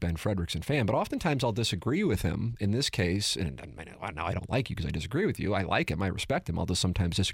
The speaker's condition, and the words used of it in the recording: None; typical speech.